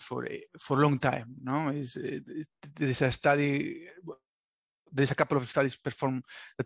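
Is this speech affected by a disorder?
Yes: stuttering; past speech therapy, daily maintenance of learned techniques; stutter about the same in English and first language, English not first language; here repeated words, prolonged sounds.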